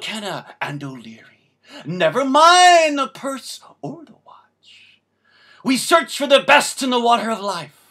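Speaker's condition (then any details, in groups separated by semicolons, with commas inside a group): No condition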